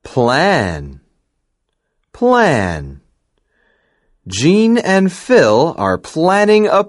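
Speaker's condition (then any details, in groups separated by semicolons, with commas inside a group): No condition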